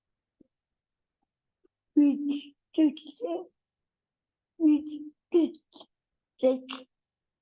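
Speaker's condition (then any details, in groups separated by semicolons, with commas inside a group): Cerebral palsy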